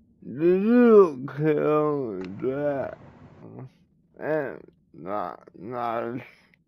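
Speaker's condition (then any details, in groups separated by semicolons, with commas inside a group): Cerebral palsy; one hand affected; atypical speech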